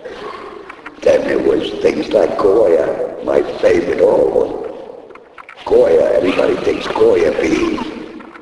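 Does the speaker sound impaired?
Yes: laryngectomy; still talking after voice box removal.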